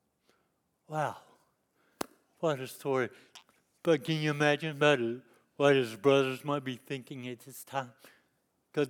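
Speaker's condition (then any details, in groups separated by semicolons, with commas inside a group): Cerebral palsy; lifelong disability since youth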